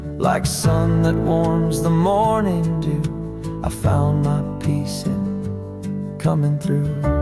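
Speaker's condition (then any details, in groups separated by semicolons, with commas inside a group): No condition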